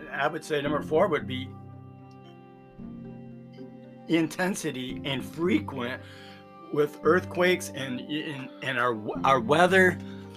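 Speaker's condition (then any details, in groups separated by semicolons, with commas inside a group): Stutter; childhood onset, linked to frightening childhood events and foster homes, formerly more severe; milder than before, still present; stutters a little, worse when excited; repeated words, blocks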